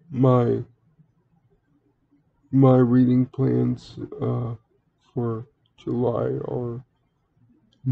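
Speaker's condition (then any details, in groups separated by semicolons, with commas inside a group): Cerebral palsy; speaks relatively well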